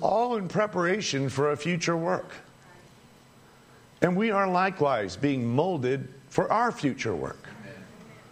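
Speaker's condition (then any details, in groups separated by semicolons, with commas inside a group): No condition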